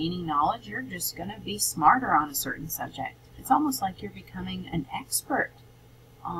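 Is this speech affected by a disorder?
No.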